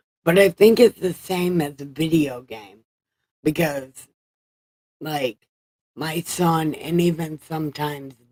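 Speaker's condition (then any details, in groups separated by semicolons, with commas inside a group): Brain injury; about 10 years after injury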